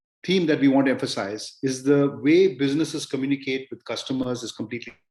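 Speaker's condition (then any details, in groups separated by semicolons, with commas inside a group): No condition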